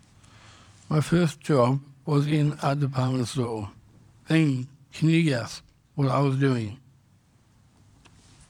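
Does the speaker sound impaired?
Yes: Down syndrome; congenital, diagnosed at birth.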